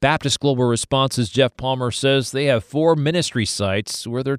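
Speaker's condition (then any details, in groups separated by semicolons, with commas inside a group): No condition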